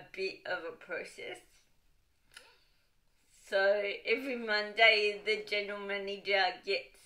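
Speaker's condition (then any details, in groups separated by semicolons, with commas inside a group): Cerebral palsy, dystonic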